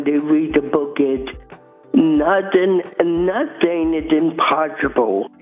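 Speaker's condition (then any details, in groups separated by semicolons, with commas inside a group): Cerebral palsy; from birth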